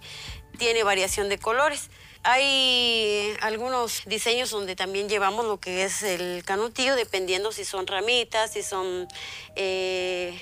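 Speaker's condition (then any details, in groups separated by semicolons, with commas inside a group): No condition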